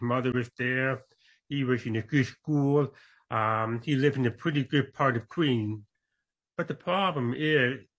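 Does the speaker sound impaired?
Yes: born deaf; congenital deafness, mainstreamed into hearing schools as child; deaf accent, tries to speak as clearly as possible.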